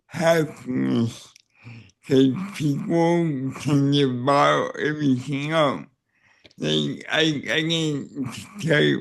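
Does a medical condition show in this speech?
Yes: cerebral palsy; neck surgery went badly.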